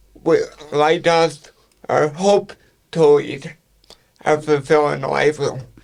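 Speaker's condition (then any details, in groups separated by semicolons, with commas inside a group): Cerebral palsy; speech affected to an extent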